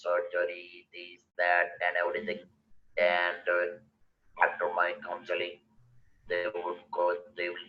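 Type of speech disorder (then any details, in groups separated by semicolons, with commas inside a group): Electrolarynx speech; laryngectomy for throat cancer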